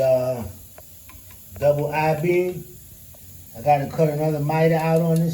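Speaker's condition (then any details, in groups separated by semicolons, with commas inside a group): No condition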